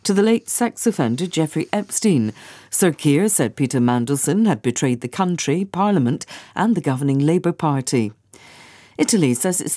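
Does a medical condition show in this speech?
No.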